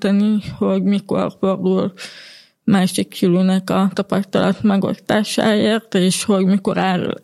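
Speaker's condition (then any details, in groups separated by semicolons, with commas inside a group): Hearing loss; relies on lipreading; uses live speech-to-text captioning, oral interpreting, colleague re-articulates in groups; communicates in spoken language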